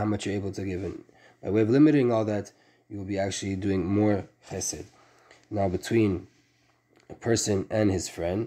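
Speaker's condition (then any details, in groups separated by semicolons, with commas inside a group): No condition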